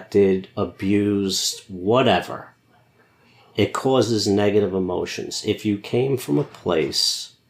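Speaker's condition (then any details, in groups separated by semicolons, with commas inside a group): No condition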